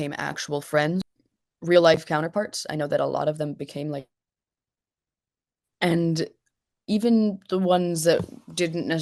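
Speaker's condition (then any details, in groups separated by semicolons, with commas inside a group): No condition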